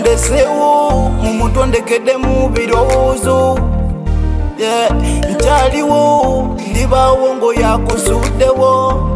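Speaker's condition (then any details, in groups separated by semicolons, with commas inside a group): No condition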